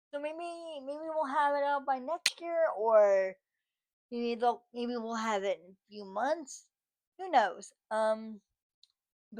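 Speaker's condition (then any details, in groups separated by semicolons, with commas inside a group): Cerebral palsy, spastic; from birth, muscle spasms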